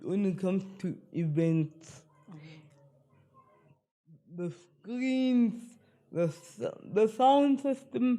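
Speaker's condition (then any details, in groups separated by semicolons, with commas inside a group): Spastic cerebral palsy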